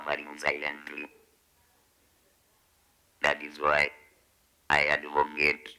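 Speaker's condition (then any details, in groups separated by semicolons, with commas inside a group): Throat cancer, voice box removed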